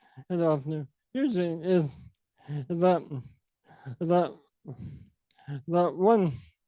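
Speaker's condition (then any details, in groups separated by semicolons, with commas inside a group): ALS; sporadic form; diagnosed at age 32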